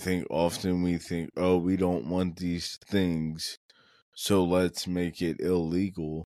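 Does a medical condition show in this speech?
Yes: cerebral palsy; muscles needing relaxation.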